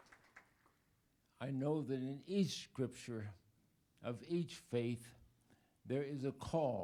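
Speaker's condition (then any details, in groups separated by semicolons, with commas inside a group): ALS; body weakening, 2 years since onset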